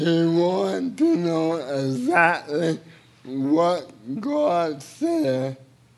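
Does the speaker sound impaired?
Yes: cerebral palsy; involuntary hand movements; speech a little unclear, a little difficult.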